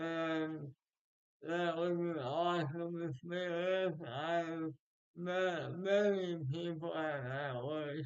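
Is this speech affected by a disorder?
Yes: speech impairment after birth surgery.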